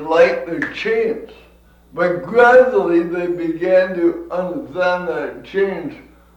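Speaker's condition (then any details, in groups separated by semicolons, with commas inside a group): Cerebral palsy; from birth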